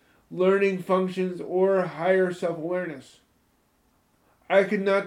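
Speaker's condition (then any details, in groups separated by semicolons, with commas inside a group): Spastic cerebral palsy; stiff, tight, involuntary muscle movements, mainly legs, moderately impaired balance, coordination, uses crutches, slow hands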